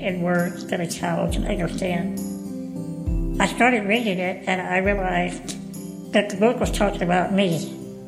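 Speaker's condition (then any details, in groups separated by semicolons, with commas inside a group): Cleft lip and palate, Goldenhar syndrome; scoliosis surgery at age 11, two days intubated in ICU, unable to talk then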